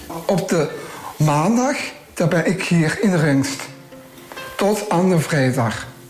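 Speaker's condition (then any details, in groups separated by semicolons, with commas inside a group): Down syndrome; trisomy 21, chromosomal abnormality, three chromosomes instead of two; reads, writes, sends messages, makes sandwiches, goes to day centre independently; speaks well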